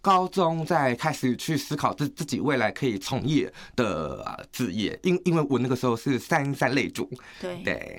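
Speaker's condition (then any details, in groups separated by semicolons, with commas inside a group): Severe hearing loss, cochlear implant; progressive hearing loss from kindergarten, very severe by first year of high school; uses cochlear implant; very clear expression, no sense of communication disorder per host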